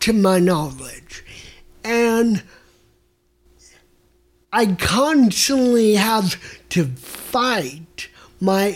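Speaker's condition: Mild cerebral palsy; mistaken for drunk

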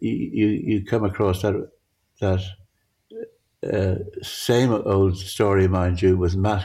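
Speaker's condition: Parkinson's; grouped objects merge together

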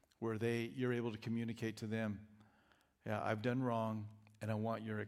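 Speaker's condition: No condition

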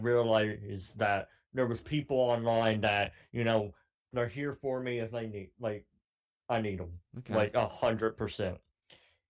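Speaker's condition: Cleft palate; voice sounds deeper than it is, deeper over mic, cannot say certain words, frequent mispronunciations, speech impediment

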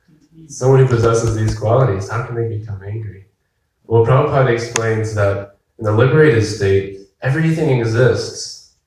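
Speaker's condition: No condition

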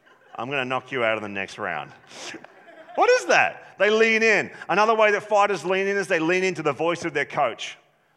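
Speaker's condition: No condition

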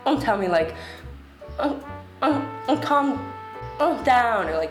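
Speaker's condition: Stutter; stutter since childhood, avoided oral communication in earlier life; speaks with audible stutter in this recording; often stutters over own name, listeners think name forgotten, listeners may need time to adjust; repeated sounds

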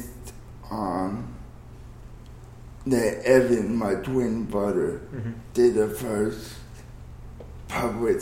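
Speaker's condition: Cerebral palsy

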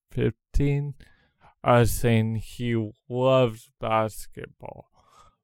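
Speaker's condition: Cerebral palsy; congenital, did not walk until age three, runs competitively, first Nike professional runner with cerebral palsy; wears Nike Pegasus Fly Ease shoes

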